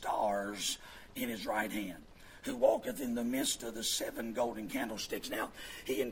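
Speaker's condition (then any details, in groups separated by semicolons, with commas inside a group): Vocal fold paralysis, bilateral; speaks with false vocal folds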